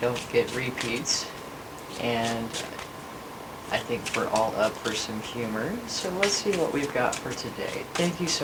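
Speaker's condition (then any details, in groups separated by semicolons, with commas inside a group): No condition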